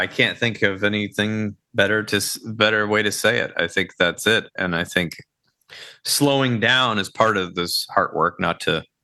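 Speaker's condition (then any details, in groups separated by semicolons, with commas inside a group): No condition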